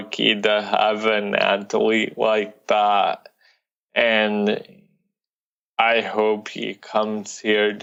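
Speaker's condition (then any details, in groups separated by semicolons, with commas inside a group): Cerebral palsy; lifelong speech impediment, worked to reduce it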